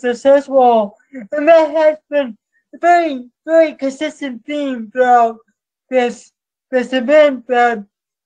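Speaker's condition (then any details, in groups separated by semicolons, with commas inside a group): Cerebral palsy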